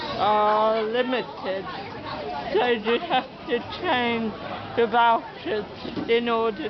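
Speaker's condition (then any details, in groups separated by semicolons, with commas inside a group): Cerebral palsy; oxygen starvation at birth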